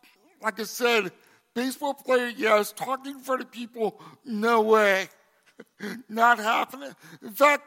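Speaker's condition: Cerebral palsy; congenital

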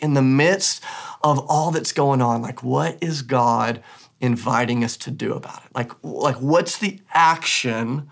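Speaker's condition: No condition

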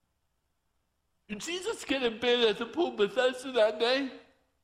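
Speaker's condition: Torsion dystonia; drug-free

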